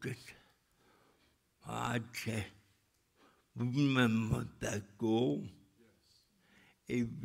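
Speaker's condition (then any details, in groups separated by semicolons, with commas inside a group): Cerebral palsy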